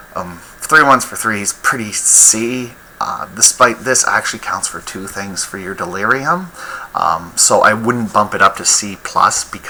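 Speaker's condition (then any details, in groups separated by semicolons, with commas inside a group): No condition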